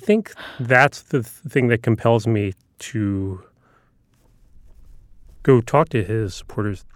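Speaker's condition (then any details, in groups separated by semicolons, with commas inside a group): Stutter; described as neurological, ongoing into adulthood; still stutters; blocks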